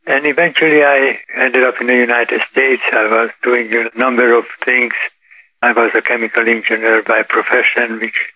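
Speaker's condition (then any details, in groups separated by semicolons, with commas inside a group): Parkinson's disease; practices 1 hour)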